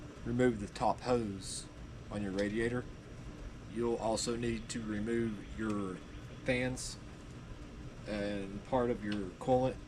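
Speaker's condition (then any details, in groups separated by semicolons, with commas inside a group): No condition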